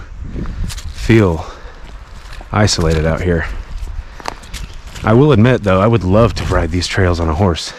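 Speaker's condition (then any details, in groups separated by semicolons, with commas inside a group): No condition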